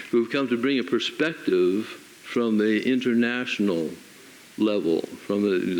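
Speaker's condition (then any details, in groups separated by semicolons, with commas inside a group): No condition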